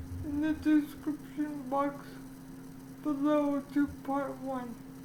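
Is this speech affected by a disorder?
Yes: cerebral palsy.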